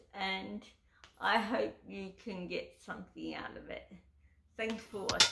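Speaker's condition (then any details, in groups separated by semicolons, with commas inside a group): Cerebral palsy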